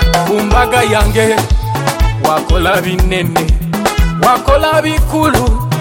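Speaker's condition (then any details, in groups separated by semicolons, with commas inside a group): No condition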